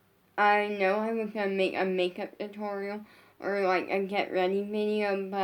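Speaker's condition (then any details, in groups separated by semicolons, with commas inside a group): Brain injury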